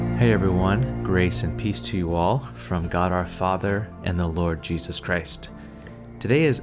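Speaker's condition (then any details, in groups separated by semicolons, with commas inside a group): No condition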